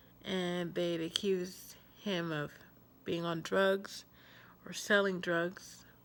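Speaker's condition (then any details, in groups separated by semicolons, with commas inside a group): Cerebral palsy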